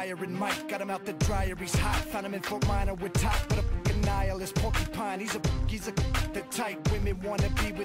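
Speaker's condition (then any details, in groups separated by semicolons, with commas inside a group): No condition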